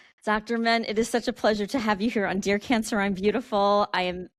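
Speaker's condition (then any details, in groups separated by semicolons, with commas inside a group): No condition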